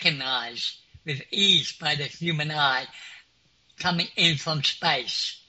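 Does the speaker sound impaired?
Yes: clinically deaf; could not follow unfamiliar Suffolk slang.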